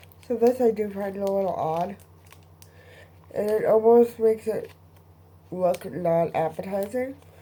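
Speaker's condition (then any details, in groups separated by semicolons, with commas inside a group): Cerebral palsy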